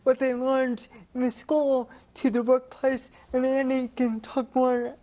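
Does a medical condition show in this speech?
Yes: cerebral palsy; from birth, developmental disability; talking impacted.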